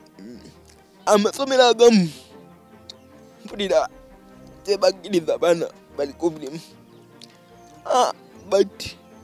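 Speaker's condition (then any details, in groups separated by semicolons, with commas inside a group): Cerebral palsy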